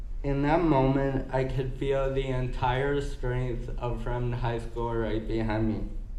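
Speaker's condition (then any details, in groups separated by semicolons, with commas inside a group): Cerebral palsy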